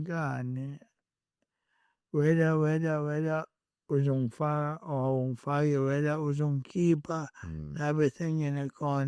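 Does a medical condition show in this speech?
Yes: cerebral palsy.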